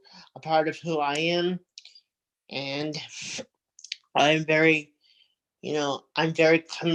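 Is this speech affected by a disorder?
Yes: cerebral palsy.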